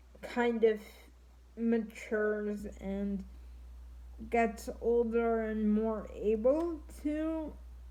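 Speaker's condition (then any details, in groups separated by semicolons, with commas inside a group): Triplegic cerebral palsy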